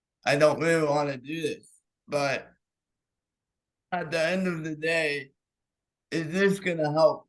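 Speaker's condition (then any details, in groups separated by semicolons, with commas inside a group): Cerebral palsy; clenched fist, unsteady walk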